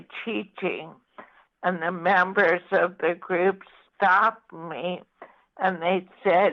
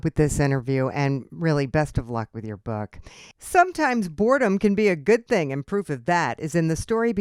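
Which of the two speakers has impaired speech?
The first: ALS; diagnosed about 14 years earlier; voice affected.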